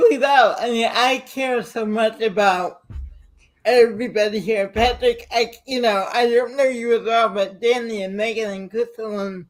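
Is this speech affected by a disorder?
Yes: cerebral palsy.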